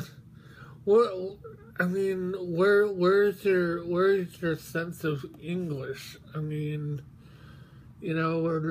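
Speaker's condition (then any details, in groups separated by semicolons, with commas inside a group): Mobius syndrome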